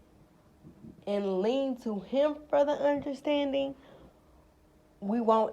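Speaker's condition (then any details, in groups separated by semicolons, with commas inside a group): Cerebral palsy, spastic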